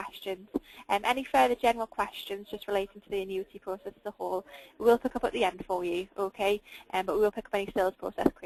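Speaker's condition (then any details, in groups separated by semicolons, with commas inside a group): No condition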